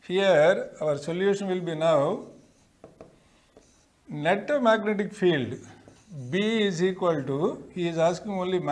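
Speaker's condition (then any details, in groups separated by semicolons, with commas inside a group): No condition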